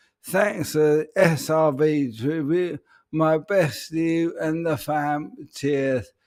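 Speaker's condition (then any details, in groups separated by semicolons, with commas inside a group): ALS; voice may sound peculiar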